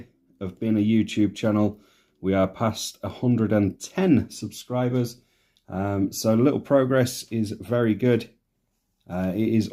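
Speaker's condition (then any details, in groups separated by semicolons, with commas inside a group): No condition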